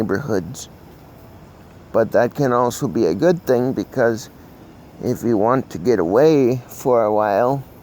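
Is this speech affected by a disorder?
Yes: cerebral palsy.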